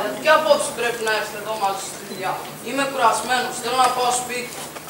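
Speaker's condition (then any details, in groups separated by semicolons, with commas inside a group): No condition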